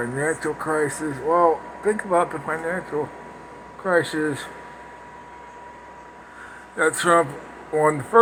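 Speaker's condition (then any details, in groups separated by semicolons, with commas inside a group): Parkinson's; speech impediment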